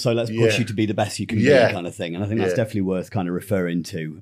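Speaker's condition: No condition

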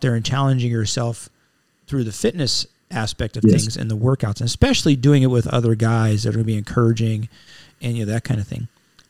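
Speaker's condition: No condition

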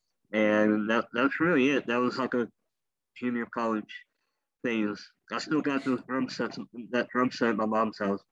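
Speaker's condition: Cleft lip and palate; couple dozen operations in first months

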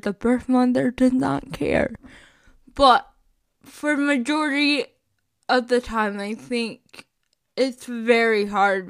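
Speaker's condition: Cerebral palsy; chronic illness and disability

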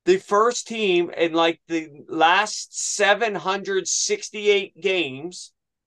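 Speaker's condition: No condition

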